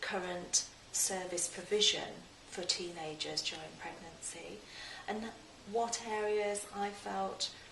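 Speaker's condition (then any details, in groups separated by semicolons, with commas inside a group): No condition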